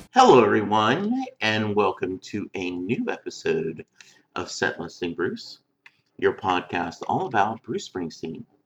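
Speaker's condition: No condition

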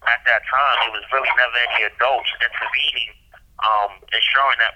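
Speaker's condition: No condition

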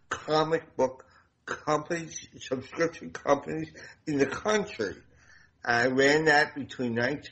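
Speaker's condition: Damaged voice box; self-conscious about voice

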